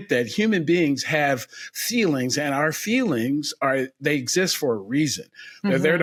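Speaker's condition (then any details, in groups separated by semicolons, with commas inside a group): No condition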